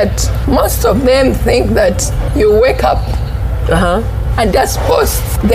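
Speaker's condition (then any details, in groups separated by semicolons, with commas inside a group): Cerebral palsy; voice and throat affected, breathing issues, speaks little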